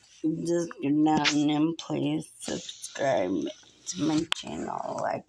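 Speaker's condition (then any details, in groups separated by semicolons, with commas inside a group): Muscular dystrophy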